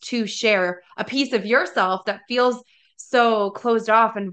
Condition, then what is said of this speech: No condition.